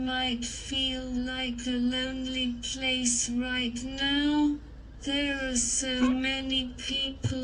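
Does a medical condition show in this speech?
Yes: cerebral palsy.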